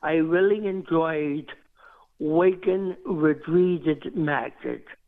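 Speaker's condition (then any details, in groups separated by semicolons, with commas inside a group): Cerebral palsy; walks independently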